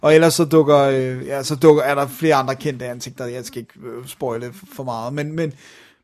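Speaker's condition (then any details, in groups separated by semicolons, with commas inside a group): No condition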